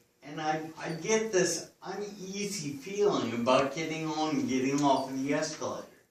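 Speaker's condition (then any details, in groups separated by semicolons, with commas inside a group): Friedreich's ataxia; slurs more when tired, weaker throat control, swallowing difficulty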